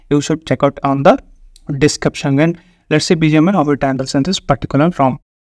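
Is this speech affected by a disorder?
No.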